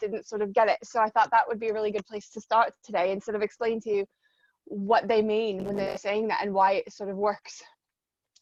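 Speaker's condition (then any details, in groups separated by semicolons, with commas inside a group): No condition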